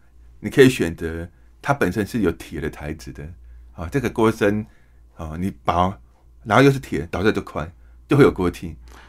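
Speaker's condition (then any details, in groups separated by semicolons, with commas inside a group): Hearing impairment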